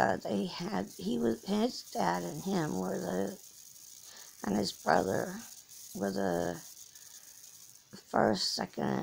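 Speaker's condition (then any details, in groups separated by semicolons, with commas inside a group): Cerebral palsy; from birth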